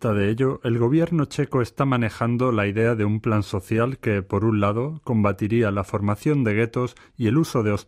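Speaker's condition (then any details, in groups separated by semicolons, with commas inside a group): No condition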